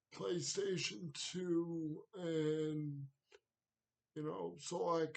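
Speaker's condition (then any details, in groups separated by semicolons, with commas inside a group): Cerebral palsy; wheelchair, needs transfer help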